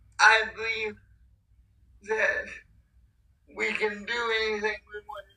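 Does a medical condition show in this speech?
Yes: cerebral palsy; paired with able-bodied athletes for races through Ambulance Angels of Oklahoma.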